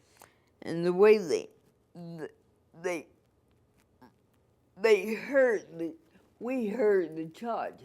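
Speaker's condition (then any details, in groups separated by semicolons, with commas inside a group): Cerebral palsy; cerebral palsy, from birth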